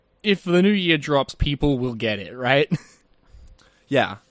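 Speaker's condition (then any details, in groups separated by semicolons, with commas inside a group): No condition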